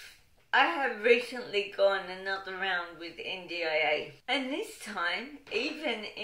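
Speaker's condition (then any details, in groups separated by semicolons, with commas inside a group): Cerebral palsy; wheelchair user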